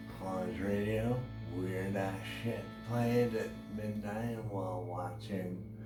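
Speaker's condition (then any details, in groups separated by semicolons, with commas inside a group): Brain injury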